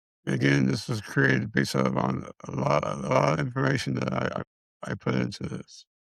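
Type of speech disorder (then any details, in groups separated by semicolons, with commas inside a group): Dysarthria; multiple system atrophy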